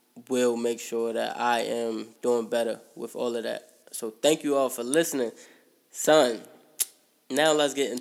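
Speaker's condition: No condition

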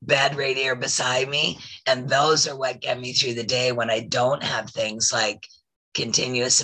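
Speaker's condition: Voice loss after throat polyp; smoker-like voice from throat surgery not smoking, whole voice affected, still recovering

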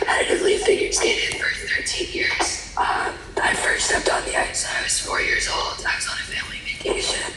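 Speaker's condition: Laryngeal papillomatosis; congenital

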